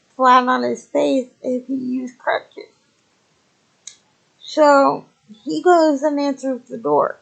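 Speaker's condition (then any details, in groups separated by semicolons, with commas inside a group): Cerebral palsy, spastic, severe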